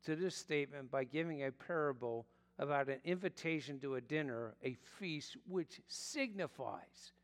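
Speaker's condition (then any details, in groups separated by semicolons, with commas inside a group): No condition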